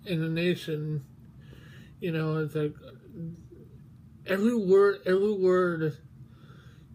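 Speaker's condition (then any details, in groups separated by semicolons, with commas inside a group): Mobius syndrome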